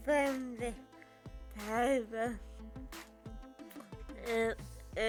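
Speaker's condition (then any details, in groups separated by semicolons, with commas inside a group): Cerebral palsy; from birth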